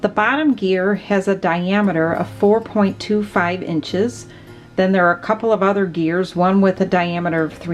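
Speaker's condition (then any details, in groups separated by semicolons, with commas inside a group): No condition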